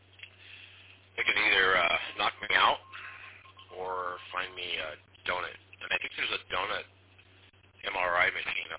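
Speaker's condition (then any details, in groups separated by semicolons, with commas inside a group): No condition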